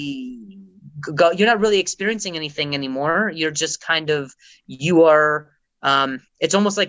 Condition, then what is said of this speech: Stuttering. I used to be so frustrated with, you know, people wondering why I am stuttering or why I'm not.